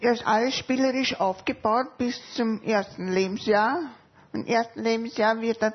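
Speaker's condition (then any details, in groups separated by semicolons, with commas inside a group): Severe hearing loss; uses self-trained signal dog that replaces hearing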